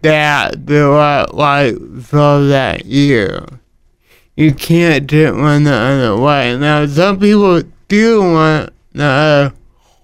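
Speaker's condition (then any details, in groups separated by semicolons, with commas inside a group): Cerebral palsy; talking affected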